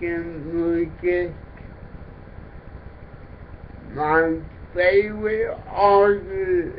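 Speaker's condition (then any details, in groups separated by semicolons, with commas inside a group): Cerebral palsy; affects speech, talks differently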